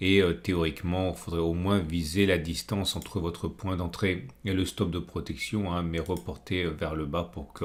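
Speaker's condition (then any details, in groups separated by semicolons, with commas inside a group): No condition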